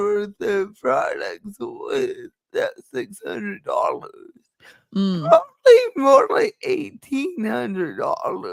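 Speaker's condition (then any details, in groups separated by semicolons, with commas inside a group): Cerebral palsy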